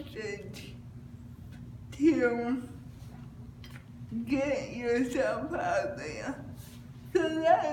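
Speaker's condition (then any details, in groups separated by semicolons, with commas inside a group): Cerebral palsy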